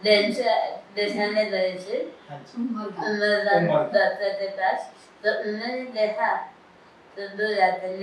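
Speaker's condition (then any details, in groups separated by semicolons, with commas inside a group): Tongue cancer surgery; tongue cancer, chemotherapy, surgery, radiation; 2.5 years post-treatment, cancer free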